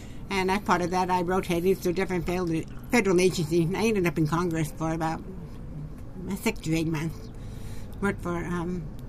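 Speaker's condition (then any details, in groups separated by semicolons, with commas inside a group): Profound deafness, genetic, profound; deaf voice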